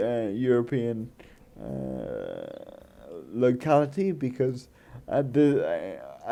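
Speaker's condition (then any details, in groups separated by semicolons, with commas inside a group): Cerebral palsy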